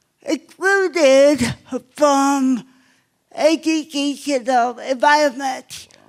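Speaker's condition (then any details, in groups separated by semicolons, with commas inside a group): Cerebral palsy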